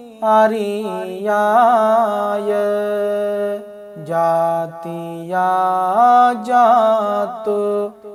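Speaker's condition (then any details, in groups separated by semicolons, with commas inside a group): No condition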